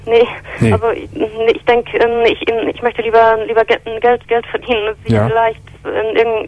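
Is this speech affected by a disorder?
Yes: stuttering; stuttering since starting to speak, primary-school speech therapy, special school, Bonn technique then relapse, stopped; no current therapy, renewed speech therapy suggested; mild stutter, relatively fluent per host, quite nervous on call; here repeated sounds, repeated words.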